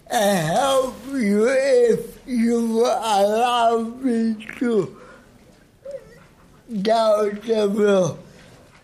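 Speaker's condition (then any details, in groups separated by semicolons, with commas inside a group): Cerebral palsy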